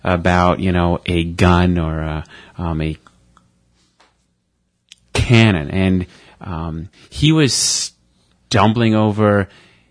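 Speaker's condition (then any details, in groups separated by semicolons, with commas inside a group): Stuttering; brothers also stutter; prolonged sounds, blocks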